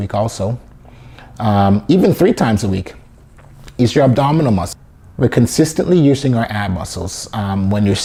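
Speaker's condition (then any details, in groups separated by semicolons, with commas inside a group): No condition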